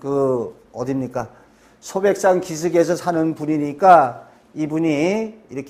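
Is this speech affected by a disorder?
No.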